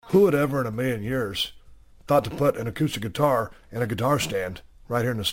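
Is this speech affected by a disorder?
No.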